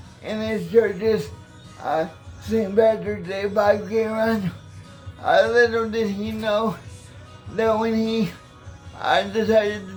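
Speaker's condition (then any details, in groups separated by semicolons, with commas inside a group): Cerebral palsy, spastic, mild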